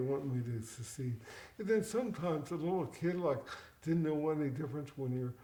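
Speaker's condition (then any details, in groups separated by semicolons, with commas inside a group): Cerebral palsy, mild; birth injury, affects speech and walking, shuffling gait; persists into adulthood; speech less clear, choking risk, slow eating, needs water swallowing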